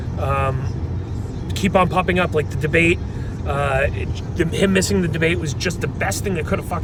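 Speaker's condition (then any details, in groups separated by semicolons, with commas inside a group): No condition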